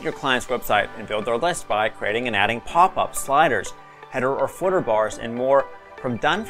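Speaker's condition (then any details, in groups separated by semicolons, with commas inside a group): No condition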